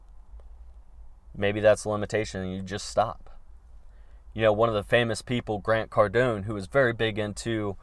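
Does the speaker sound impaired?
No.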